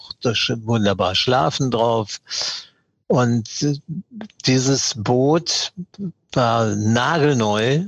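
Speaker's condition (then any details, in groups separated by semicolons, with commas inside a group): Parkinson's disease; mild course so far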